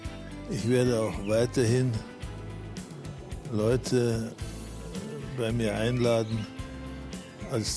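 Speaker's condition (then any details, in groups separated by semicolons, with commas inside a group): Parkinson's disease; public for about 11 years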